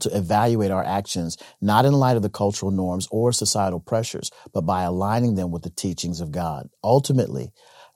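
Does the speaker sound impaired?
No.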